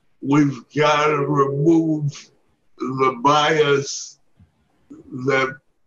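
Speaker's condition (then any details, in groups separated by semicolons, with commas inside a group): Parkinson's disease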